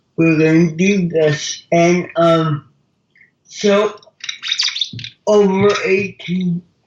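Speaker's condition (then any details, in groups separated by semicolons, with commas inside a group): Cerebral palsy; mild speech impediment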